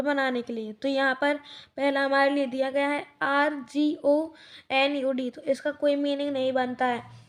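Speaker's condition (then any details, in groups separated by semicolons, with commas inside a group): No condition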